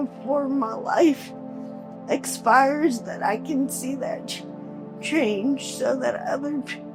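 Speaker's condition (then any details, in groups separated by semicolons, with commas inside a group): Cerebral palsy, quadriplegic; needs 24-hour care, assisted out of bed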